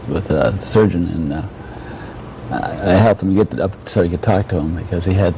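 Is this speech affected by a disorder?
Yes: Parkinson's; diagnosed about 13 years ago.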